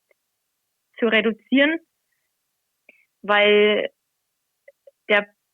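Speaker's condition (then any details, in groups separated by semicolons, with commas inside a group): Stuttering; covert stuttering for many years, aware from about age 10, hidden until 21; not stutter-free when reading aloud, anticipates difficult words in advance, avoided words, trouble with t-words; blocks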